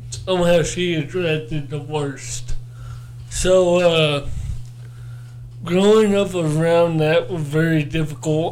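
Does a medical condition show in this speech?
Yes: cerebral palsy; cerebral palsy from birth, four months premature, under one pound, cord around neck, born not breathing, resuscitated; audible speech impediment, speech only affected function.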